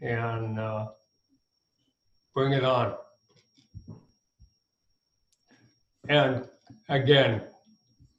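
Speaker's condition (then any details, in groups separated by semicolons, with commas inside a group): ALS; ALS with throat onset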